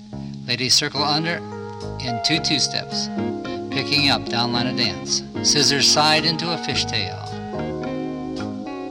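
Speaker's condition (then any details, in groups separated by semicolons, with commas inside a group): No condition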